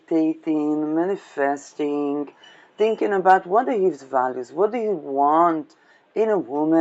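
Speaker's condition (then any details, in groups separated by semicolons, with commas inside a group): No condition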